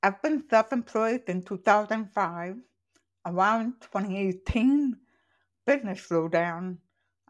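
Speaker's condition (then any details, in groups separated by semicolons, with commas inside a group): Profoundly deaf, congenital; born profoundly deaf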